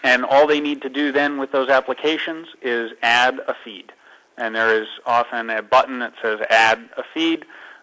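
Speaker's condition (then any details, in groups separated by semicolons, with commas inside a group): No condition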